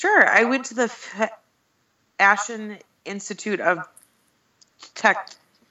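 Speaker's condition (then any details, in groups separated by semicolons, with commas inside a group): Stuttering; covert stuttering until about age 30, intensive program at American Institute for Stuttering in New York; stutters openly, including when introducing self, stutters on daughter's name Violet; prolonged sounds, blocks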